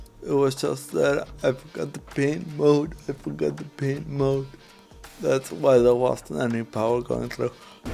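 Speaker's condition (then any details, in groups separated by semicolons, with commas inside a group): Cerebral palsy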